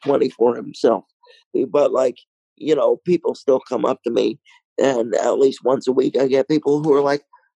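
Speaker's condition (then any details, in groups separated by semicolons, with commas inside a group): Cerebral palsy, mild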